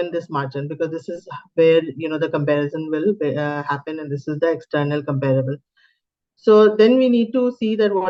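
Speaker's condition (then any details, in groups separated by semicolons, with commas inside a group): No condition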